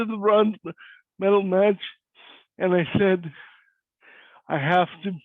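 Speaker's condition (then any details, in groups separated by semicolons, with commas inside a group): Cerebral palsy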